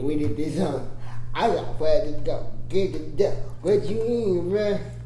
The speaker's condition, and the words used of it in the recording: Cerebral palsy. So he could say a few words, but then... Get staggered.